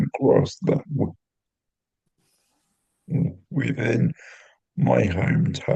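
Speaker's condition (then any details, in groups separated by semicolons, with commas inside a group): Cerebral palsy; intrathecal baclofen pump; neuro physio, occupational therapy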